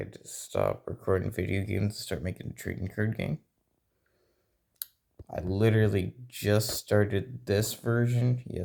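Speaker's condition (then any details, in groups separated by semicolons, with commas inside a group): No condition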